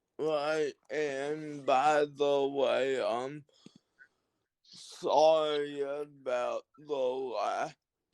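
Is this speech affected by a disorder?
Yes: cerebral palsy.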